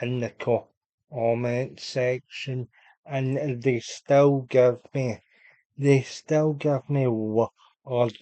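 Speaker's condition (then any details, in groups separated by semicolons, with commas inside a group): Cerebral palsy; unable to walk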